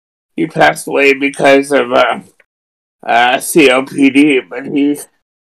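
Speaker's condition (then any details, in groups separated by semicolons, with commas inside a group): Cerebral palsy; present since birth; power wheelchair user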